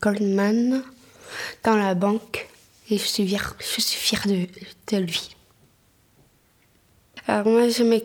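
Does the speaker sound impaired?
Yes: Down syndrome; trisomy 21.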